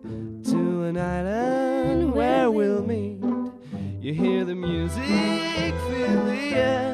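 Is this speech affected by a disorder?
No.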